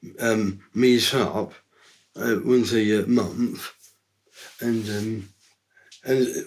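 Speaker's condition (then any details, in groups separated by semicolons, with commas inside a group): Down syndrome; three copies of chromosome 21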